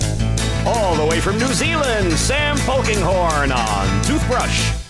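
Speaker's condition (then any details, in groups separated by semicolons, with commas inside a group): No condition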